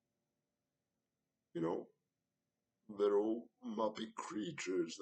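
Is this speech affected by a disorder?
Yes: cerebral palsy.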